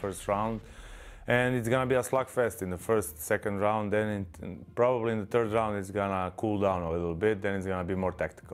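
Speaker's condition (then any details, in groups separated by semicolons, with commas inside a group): No condition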